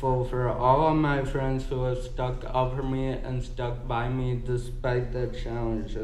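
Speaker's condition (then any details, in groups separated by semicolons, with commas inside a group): Cerebral palsy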